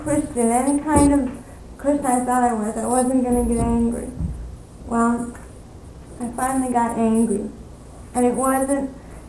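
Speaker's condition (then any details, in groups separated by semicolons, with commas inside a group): Cerebral palsy; speaks fluently with few pauses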